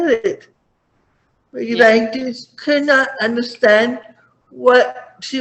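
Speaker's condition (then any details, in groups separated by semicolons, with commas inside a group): Cerebral palsy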